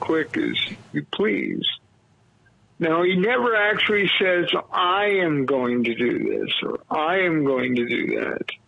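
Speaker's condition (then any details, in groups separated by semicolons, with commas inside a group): Cerebral palsy; premature low birth weight, month in incubator, diagnosed at 3 days, newborn chest compressed on inhaling, heels tapped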